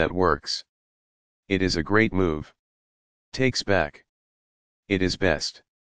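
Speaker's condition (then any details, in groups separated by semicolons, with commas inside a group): No condition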